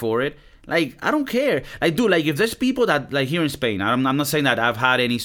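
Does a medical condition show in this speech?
No.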